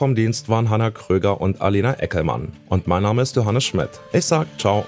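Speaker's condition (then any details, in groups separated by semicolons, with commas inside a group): No condition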